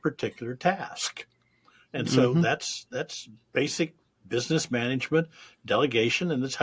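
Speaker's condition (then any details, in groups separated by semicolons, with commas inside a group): No condition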